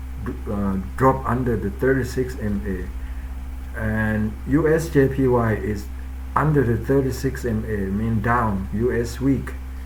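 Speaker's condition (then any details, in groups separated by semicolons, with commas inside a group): No condition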